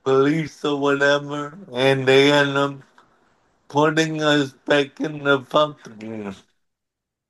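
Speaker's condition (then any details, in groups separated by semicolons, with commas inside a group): Cerebral palsy; wheelchair over the years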